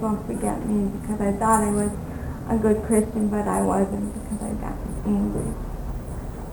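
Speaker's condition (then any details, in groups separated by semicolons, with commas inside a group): Cerebral palsy; maternal Asian flu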